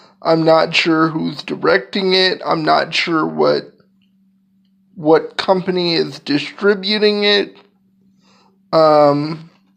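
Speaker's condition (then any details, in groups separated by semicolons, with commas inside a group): Cerebral palsy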